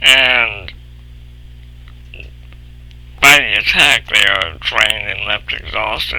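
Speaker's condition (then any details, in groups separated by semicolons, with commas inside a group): Cerebral palsy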